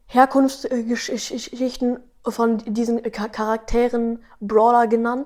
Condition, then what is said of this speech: Stuttering. Beim Rappen ist es so, wenn ich keine Melodie habe, dann stottere ich schon.